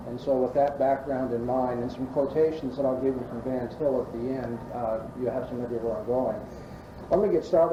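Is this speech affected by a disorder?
No.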